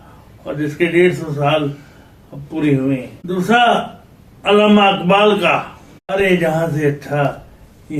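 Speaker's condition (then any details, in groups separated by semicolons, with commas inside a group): Cerebral palsy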